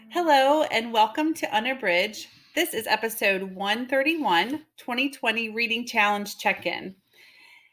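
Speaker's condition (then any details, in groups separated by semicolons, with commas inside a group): No condition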